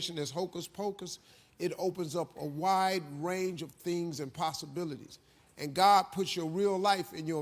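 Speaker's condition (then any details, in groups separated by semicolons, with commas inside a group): No condition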